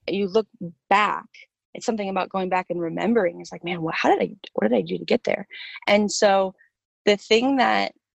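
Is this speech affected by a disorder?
No.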